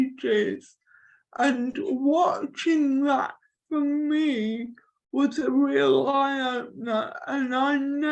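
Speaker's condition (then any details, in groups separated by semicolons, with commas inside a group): Cerebral palsy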